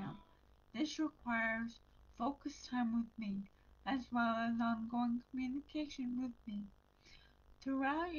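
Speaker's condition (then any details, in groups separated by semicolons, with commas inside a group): Brain injury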